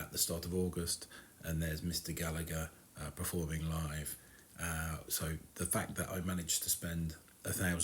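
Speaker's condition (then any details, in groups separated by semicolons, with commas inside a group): No condition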